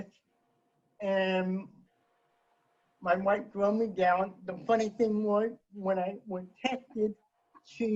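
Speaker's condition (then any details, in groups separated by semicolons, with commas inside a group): Cerebral palsy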